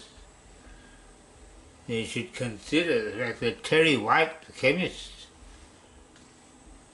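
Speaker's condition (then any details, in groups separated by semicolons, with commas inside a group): Parkinson's disease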